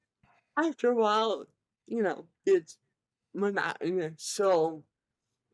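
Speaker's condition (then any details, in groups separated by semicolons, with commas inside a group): Cerebral palsy; present from birth, severe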